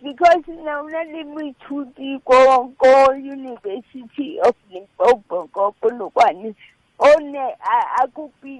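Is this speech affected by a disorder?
Yes: cerebral palsy; since childhood.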